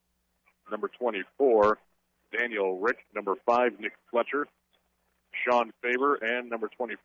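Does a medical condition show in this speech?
No.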